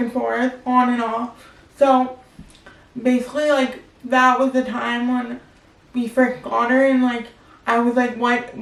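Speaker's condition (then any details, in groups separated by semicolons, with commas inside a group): Cerebral palsy; spastic quadriplegic, wheelchair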